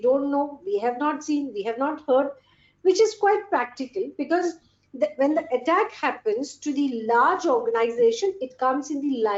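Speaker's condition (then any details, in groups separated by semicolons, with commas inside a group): No condition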